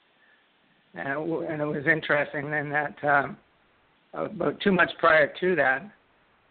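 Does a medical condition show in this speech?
Yes: Parkinson's disease; left index finger tremor, diagnosed 4 years later by Ontario neurologist, then left hand weakness, dexterity loss.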